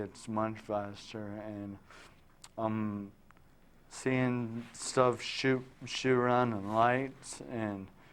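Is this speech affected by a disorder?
Yes: traumatic brain injury; now talking.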